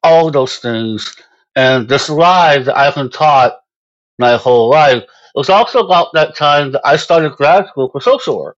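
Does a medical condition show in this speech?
Yes: Moebius syndrome; congenital.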